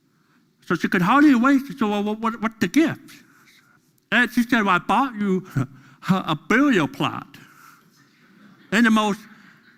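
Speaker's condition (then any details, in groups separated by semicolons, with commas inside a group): Deafness; deaf during school years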